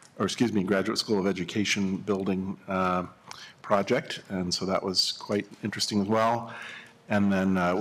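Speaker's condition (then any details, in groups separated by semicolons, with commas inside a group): No condition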